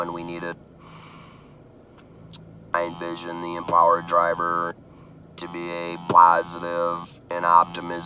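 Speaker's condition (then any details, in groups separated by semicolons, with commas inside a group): Laryngectomy after laryngeal cancer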